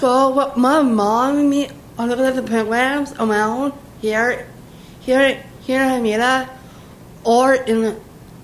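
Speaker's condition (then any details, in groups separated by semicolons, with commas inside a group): Down syndrome; heart repair at 6 months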